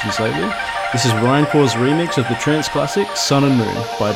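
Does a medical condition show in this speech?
No.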